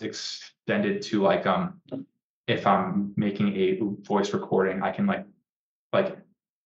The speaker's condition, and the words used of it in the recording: Stuttering. I'm not going to say managing my stutter, but there are certain situations where I stutter less.